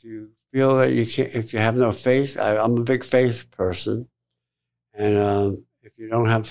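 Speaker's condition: Tongue cancer surgery; tongue (glossopharyngeal) cancer, tongue lesion found on biopsy, surgically excised; survivor after tongue surgery

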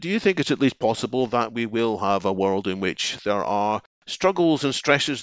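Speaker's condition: No condition

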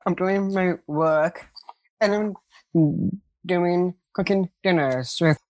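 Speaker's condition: Down syndrome

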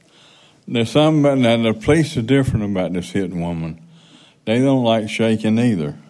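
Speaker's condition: Parkinson's

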